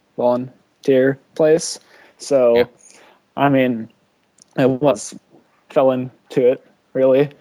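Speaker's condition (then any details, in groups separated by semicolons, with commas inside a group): Stuttering; occasional stuttering; asks listeners to wait until finished speaking; blocks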